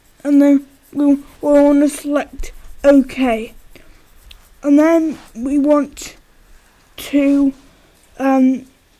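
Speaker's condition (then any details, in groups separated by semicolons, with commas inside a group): Cerebral palsy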